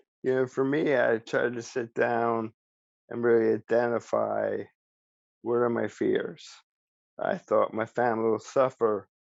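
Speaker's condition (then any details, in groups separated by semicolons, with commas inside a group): ALS; speech still preserved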